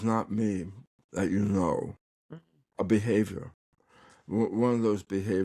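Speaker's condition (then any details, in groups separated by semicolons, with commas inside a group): Tongue cancer; recovering, tongue exercises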